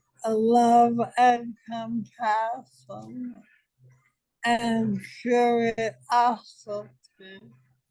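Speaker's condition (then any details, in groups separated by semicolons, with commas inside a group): ALS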